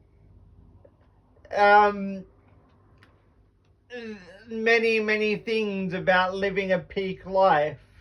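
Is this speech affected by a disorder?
Yes: cerebral palsy.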